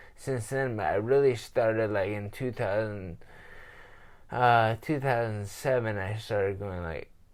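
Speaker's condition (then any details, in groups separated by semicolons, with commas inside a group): Traumatic brain injury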